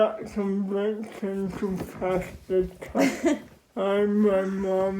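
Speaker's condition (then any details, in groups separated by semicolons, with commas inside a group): Cerebral palsy; brain damage at birth, affects movement and handwriting; occasional severe respiratory complications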